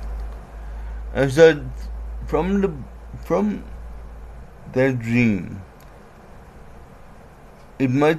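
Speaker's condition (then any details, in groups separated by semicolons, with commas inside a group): Cerebral palsy; myasthenia gravis muscle fatigue, breathing weakness, sometimes out of breath, uses oxygen machine, on medication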